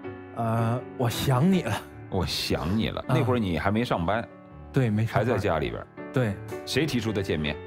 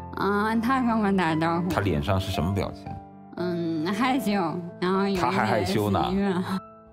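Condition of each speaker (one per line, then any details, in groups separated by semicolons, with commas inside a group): No condition
ALS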